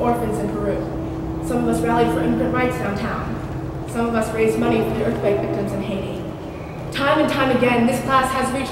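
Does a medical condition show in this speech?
No.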